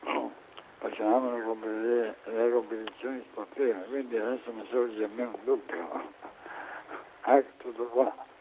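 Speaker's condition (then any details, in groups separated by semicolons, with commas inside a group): Amyotrophic lateral sclerosis; diagnosed after medical visits and diagnostic exams, diagnosis made quickly by 35-year-old researcher, currently 58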